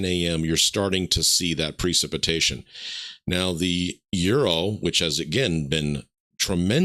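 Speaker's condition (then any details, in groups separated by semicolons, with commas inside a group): No condition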